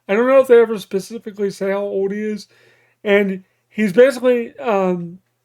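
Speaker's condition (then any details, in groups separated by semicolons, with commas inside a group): Cerebral palsy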